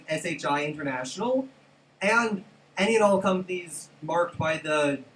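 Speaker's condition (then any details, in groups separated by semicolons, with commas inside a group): No condition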